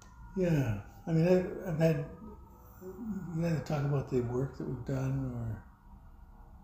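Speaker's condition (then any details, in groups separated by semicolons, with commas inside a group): Parkinson's; voice weakened by Parkinson's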